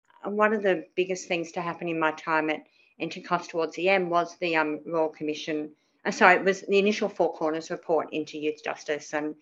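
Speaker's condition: Cleft palate; many surgeries

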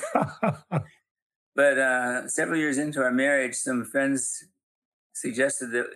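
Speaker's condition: Parkinson's; Parkinson's diagnosed about 6.5 years earlier, gradually somewhat worse, not debilitating; still teaching and speaking publicly

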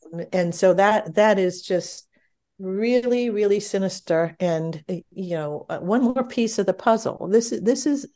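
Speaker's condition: No condition

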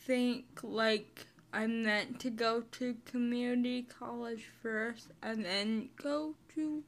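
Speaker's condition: Cerebral palsy; chronic illness and disability

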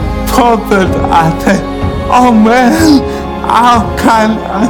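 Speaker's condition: Cerebral palsy; congenital cerebral palsy

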